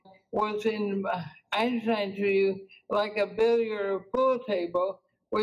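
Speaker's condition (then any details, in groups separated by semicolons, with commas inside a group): ALS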